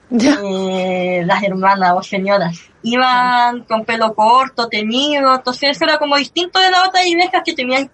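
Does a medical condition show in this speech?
Yes: cleft lip and palate; since early childhood, fissure present in kindergarten.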